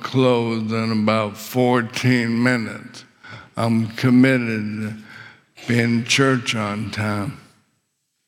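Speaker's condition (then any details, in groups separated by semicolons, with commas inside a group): ALS; choked seriously on saliva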